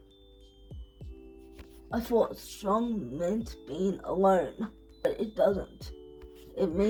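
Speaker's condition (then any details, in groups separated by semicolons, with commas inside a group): Cerebral palsy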